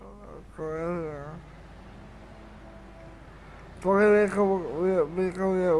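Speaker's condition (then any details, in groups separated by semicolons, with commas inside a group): Cerebral palsy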